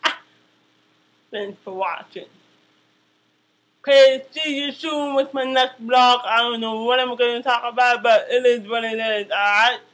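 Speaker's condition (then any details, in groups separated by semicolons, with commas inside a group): Cerebral palsy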